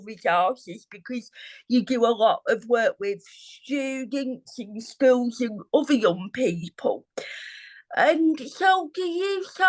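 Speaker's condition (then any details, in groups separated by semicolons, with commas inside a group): Cerebral palsy; wheelchair user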